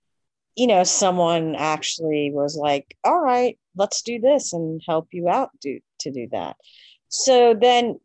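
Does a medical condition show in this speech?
No.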